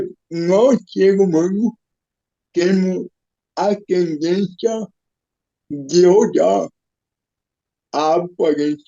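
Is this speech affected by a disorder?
Yes: cerebral palsy; physical disability.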